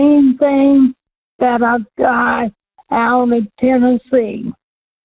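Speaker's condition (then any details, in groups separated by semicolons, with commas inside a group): Cerebral palsy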